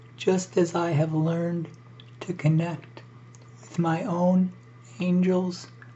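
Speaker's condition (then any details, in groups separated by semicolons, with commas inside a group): ALS; breathing increasingly difficult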